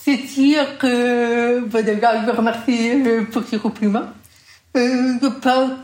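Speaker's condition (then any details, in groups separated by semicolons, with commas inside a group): Deaf from birth, congenital; speaks orally and intelligibly in public, never heard own voice, voice can sound funny; learned to speak through long repetitive parrot-like training, took 20 years, told would never speak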